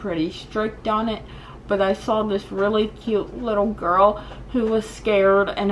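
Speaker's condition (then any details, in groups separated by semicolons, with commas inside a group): Cerebral palsy; hip osteoarthritis from cerebral palsy, service dog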